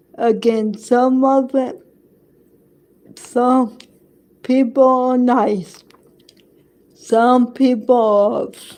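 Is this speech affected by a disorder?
Yes: cerebral palsy; affects hand.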